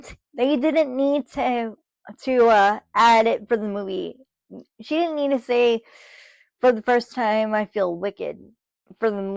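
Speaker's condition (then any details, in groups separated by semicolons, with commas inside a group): Cerebral palsy, spastic; from birth, muscle spasms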